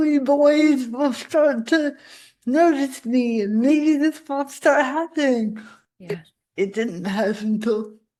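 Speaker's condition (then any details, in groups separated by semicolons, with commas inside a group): Cerebral palsy; spasticity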